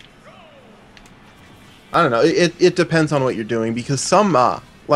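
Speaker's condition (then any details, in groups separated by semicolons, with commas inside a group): No condition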